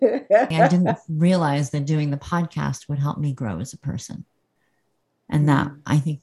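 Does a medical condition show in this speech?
Yes: cleft lip and palate; congenital, present from birth, could not be breastfed as infant; adult.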